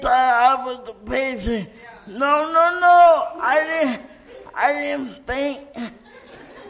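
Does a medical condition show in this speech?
Yes: cerebral palsy; cerebral palsy from birth, did not get needed physical therapy in childhood; adult, wheelchair user, lives independently without 24-hour support.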